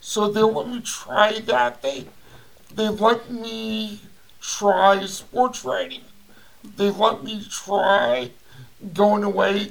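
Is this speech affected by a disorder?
Yes: cerebral palsy; cerebral palsy from birth, brain damage affecting balance and coordination, limbs affected, power wheelchair user; voice audibly affected.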